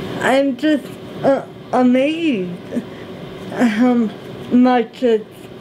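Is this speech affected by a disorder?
Yes: mitochondrial cytopathy leukodystrophy; mitochondrial cytopathy leukodystrophy, progressive myelin loss, tremors; onset age eight, progressive, medications reduce tremoring.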